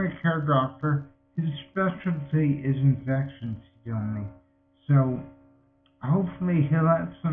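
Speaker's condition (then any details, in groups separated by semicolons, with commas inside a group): Multiple sclerosis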